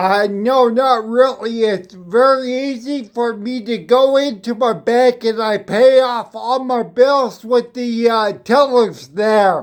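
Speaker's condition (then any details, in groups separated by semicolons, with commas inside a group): Spinocerebellar ataxia; speech sounds drunk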